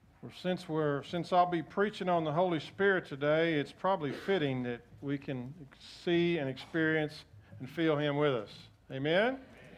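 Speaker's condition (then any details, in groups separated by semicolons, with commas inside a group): No condition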